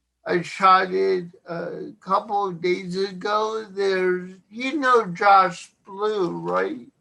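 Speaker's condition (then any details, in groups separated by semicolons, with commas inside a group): Cerebral palsy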